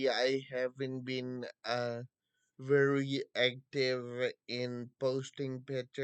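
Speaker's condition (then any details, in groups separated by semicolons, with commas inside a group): Friedreich's ataxia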